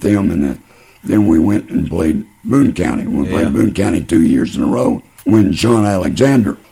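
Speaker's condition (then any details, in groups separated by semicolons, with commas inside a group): Laryngeal cancer; about 12 years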